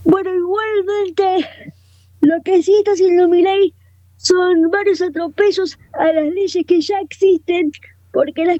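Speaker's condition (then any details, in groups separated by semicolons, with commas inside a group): Cerebral palsy, quadriparesis; wheelchair user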